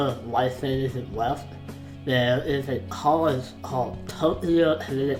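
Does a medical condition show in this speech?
Yes: facial palsy.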